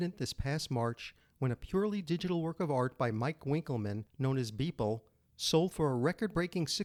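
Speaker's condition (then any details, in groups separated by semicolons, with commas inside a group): No condition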